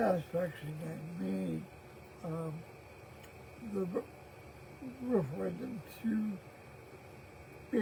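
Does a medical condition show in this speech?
Yes: cerebral palsy; present since birth.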